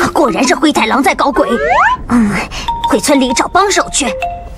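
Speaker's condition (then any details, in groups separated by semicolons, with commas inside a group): No condition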